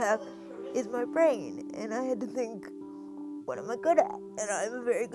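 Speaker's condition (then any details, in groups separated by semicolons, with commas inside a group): Cerebral palsy; spastic quadriplegic form, wheelchair since age two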